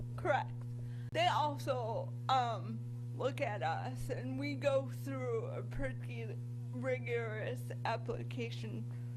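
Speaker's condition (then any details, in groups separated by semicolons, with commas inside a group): Cerebral palsy; from birth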